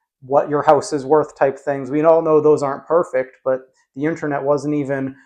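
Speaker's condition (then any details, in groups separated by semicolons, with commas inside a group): No condition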